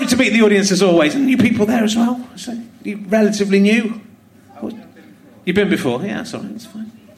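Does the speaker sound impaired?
No.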